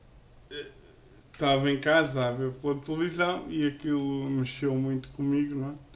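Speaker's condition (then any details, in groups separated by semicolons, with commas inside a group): Cerebral palsy; uses a wheelchair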